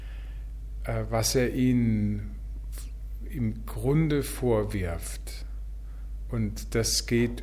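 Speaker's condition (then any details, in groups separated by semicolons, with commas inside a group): No condition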